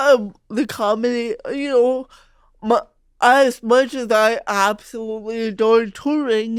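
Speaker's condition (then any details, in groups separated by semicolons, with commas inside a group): Cerebral palsy; speech sounds unusual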